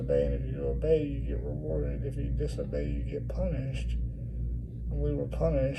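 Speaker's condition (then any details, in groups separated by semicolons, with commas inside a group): Cerebral palsy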